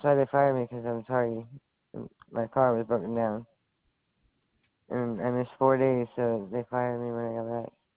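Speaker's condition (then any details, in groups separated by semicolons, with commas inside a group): Stroke; past stroke, lasting speech impairment, considers self partly disabled; speech still impaired at time of call; impaired speech from stroke, speech kind of messed up, limits public-facing work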